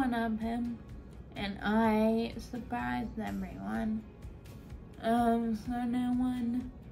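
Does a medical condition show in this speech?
Yes: Friedreich's ataxia; progressive neuromuscular disability, scoliosis, spine surgery at 15; 13 years since diagnosis, wheelchair, walks only with assistance.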